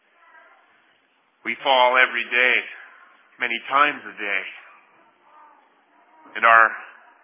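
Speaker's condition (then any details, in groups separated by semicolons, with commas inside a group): No condition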